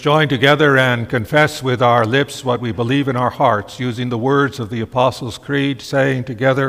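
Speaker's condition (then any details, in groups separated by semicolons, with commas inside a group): No condition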